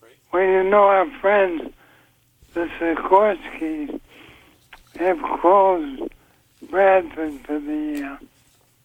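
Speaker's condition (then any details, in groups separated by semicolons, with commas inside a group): ALS; progressive weakness, wheelchair user; weaker hands and arms, uses Dragon speech-to-text software to write; voice getting softer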